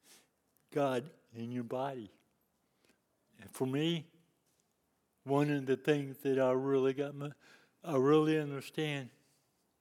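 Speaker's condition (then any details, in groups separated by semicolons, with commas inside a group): Cerebral palsy; lifelong disability since youth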